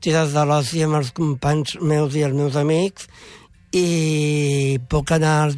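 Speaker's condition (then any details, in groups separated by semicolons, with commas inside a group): Down syndrome; congenital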